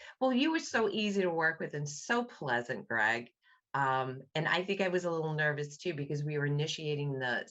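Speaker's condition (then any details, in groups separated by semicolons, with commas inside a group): No condition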